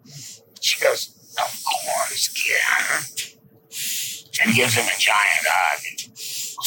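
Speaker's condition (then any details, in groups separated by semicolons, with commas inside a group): Laryngectomy; 6.5 days intensive care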